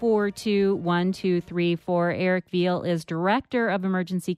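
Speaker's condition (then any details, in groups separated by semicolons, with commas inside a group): No condition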